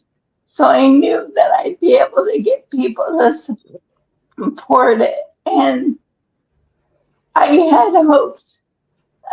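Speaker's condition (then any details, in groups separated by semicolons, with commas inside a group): ALS; breathless after exertion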